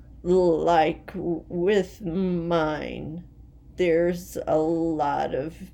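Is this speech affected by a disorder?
Yes: essential tremor; tremulous voice, word-finding difficulty.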